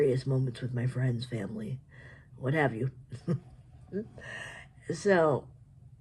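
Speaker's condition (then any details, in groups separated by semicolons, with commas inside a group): Cerebral palsy; predominantly physical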